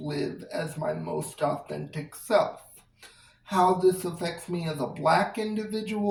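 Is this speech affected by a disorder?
Yes: cerebral palsy.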